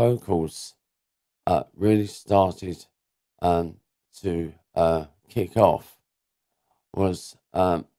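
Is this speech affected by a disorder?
Yes: cerebral palsy; diagnosed as baby.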